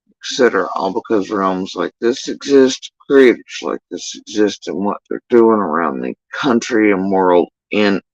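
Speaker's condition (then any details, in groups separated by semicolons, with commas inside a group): Facial paralysis after surgery; tongue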